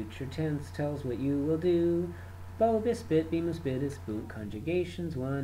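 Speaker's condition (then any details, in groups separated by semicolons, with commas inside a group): No condition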